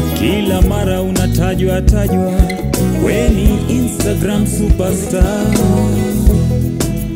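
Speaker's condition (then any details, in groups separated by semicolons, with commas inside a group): No condition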